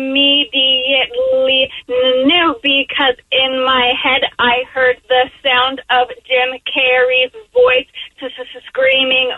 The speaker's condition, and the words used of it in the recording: Stuttering. If I got too serious or frustrated, I would struggle more with my speech.